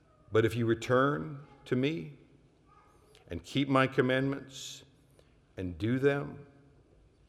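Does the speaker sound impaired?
No.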